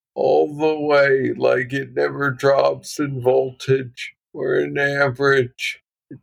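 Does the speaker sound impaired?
Yes: Parkinson's disease, young onset; diagnosed at 35, deep brain stimulation implant, non-rechargeable battery.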